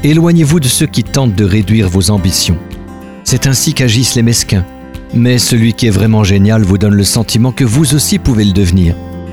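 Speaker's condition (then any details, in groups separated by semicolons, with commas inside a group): No condition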